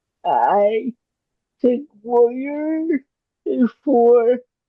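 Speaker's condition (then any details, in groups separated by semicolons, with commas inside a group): Cerebral palsy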